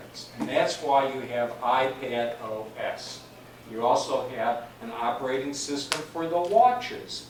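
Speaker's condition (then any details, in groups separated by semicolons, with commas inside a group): No condition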